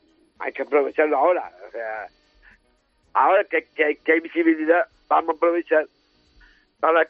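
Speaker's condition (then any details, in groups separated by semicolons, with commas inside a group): Down syndrome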